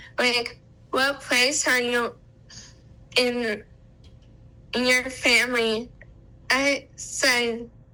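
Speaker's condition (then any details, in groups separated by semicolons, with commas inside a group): Cerebral palsy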